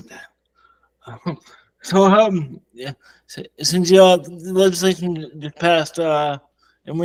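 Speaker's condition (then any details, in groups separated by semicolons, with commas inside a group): Cerebral palsy, severe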